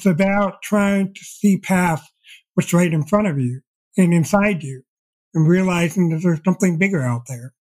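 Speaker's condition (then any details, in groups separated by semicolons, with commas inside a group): Deafblindness; progressive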